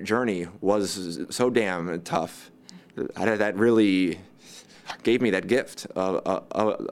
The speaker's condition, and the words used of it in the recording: Stuttering. So is his stutter, but he doesn't shrink away from it.